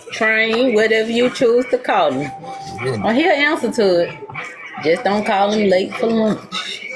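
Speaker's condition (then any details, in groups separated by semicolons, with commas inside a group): No condition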